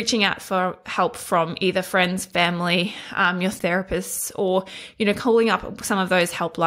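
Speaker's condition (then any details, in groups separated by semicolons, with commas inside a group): No condition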